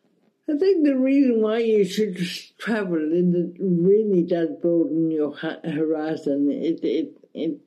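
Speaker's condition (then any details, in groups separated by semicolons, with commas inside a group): Cerebral palsy, mild; speech affected a bit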